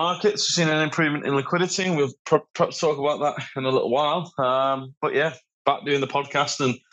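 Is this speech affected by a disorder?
No.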